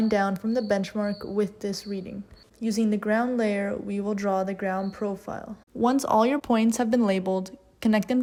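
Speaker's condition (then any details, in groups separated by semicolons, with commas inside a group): No condition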